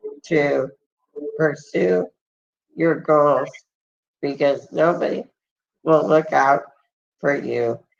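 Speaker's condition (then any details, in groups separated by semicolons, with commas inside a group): Muscular dystrophy; multiple surgeries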